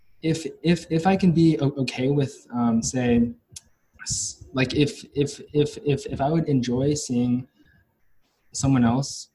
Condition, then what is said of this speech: Stuttering. I have an okay time talking with you, but then outside of this situation, like when I'm talking at school, it's harder for me.